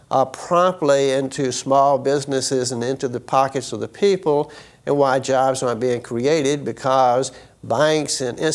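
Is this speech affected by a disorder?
No.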